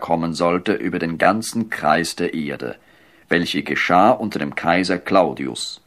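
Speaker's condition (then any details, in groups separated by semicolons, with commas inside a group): No condition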